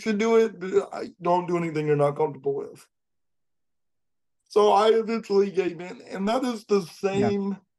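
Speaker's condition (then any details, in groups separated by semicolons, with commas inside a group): Cerebral palsy; jokes of having voice for print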